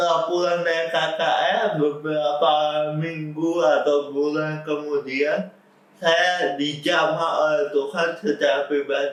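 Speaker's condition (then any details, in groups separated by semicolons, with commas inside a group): Cerebral palsy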